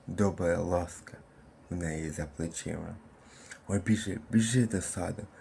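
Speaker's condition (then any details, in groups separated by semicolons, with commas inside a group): Cerebral palsy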